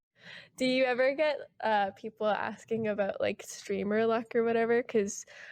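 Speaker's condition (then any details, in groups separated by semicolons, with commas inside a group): No condition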